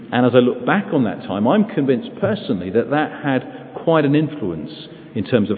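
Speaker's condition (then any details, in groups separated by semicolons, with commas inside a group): No condition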